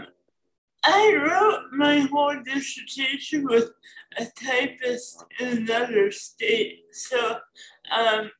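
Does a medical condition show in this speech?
Yes: cerebral palsy; cerebral palsy from birth, obstructive labor, oxygen deprivation, forceps delivery, couple weeks in NICU, moved to U.S. before age three for therapy; moderate to severe, wrote dissertation with typist in another state, works remotely.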